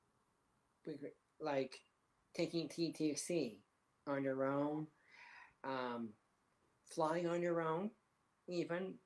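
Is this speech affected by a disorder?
Yes: Down syndrome; disability since childhood.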